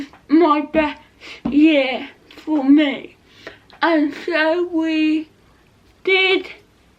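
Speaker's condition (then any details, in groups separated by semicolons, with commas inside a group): Cerebral palsy; not quadriplegic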